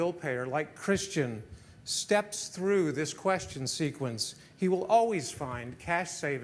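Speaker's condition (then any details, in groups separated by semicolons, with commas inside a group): No condition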